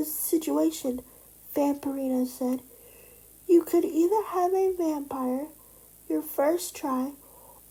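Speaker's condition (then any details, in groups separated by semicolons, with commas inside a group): Cerebral palsy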